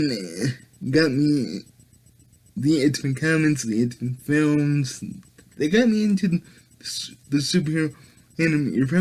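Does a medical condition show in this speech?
Yes: cerebral palsy; able to speak.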